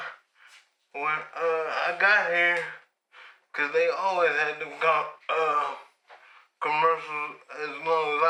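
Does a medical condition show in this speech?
Yes: cerebral palsy; spastic quadriplegic, birth brain bleed from forceps; nearly 40 years, wheelchair user.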